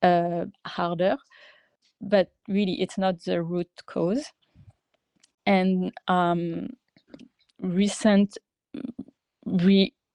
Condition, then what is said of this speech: Stuttering. And yeah, my speech isn't always fluent.